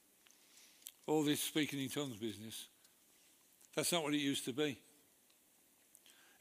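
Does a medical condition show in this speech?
Yes: Parkinson's disease; Parkinson's with arthritis, diagnosed by brain scan after failed medical, dragging foot, shaking; new tablets from new consultant in Nottingham after over a year undertreated, masked face; speech affected at brain scan, per doctors.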